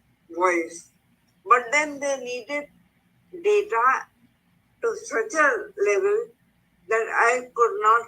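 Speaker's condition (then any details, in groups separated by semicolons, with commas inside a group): Cerebral palsy; speech affected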